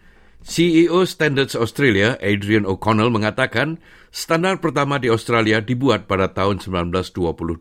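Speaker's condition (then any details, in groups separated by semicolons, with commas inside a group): No condition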